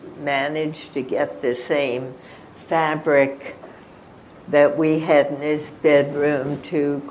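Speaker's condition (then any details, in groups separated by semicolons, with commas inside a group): Spasmodic dysphonia; diagnosed 1998 at Johns Hopkins after 4 months unable to talk, ALS and throat cancer suspected; 4 months unable to talk before diagnosis, injections keep voice usable on air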